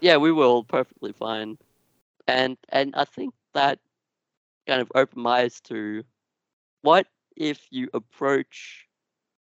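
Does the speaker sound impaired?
Yes: Duchenne muscular dystrophy; progressive.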